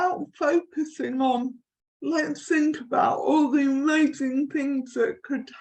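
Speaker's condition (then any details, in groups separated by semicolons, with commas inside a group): Cerebral palsy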